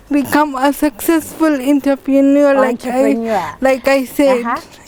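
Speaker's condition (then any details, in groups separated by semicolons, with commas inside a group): Cerebral palsy; from birth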